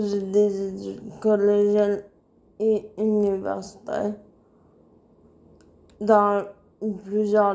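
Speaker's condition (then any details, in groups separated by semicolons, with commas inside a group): Cerebral palsy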